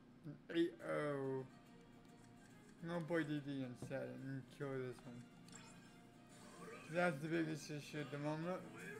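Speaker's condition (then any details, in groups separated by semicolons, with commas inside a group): Cerebral palsy; affects legs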